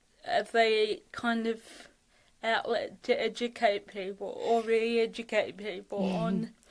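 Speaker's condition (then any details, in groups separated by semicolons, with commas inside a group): Cerebral palsy (athetoid); fatigue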